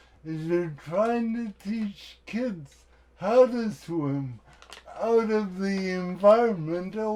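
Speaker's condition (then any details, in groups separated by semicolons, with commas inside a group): Cerebral palsy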